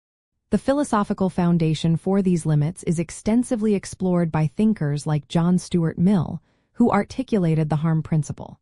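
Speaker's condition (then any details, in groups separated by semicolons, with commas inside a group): No condition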